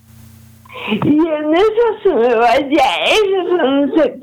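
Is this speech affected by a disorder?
Yes: cerebral palsy; premature, negligent right knee tumor surgery cut tendons, only crawled at 18 months, diagnosed age 18-19; walks slowly, no wheelchair, difficulty moving and handling objects, types on standard computer with fingers; some difficulty speaking, still able to speak.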